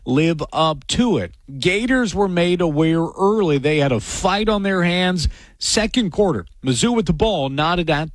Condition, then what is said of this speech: None; typical speech.